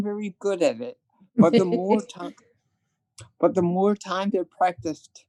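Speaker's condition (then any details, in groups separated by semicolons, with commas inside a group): Cerebral palsy; present from birth, hearing loss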